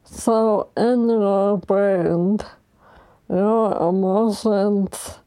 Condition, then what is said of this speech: ALS (motor neuron disease). I can't quite get my sentences out quickly enough, but I can still speak.